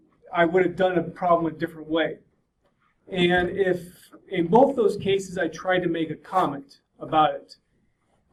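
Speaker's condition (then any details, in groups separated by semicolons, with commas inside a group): No condition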